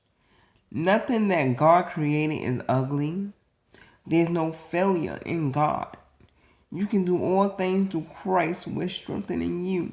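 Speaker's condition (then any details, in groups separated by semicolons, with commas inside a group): Cerebral palsy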